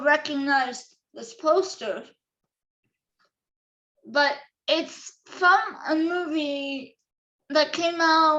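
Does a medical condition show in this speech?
Yes: cerebral palsy; affects all four limbs.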